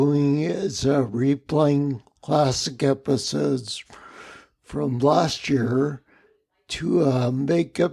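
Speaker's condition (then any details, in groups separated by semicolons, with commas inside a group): Spinocerebellar ataxia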